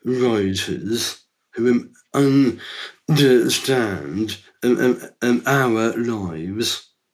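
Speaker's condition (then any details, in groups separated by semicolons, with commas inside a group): Down syndrome; three copies of chromosome 21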